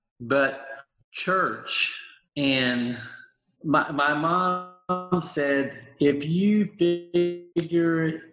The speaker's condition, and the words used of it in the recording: Aphasia. I have to think of it again, and many times I can't.